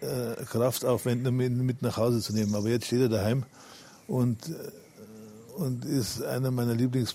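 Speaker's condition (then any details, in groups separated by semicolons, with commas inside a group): Parkinson's disease; almost no tremor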